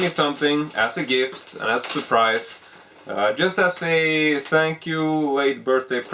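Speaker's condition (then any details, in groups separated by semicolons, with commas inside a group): No condition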